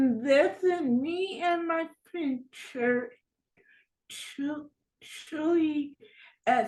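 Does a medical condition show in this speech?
Yes: cerebral palsy.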